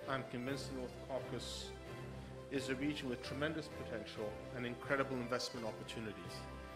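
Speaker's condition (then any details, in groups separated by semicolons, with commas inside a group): No condition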